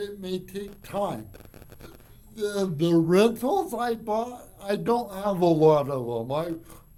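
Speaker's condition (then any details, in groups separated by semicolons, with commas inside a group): Cerebral palsy; from birth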